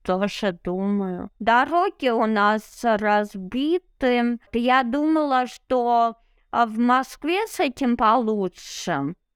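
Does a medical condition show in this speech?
Yes: cerebral palsy; abnormal gait, needs help on stairs without railings, walks everywhere, no wheelchair, home-schooled as child; no felt limitations currently.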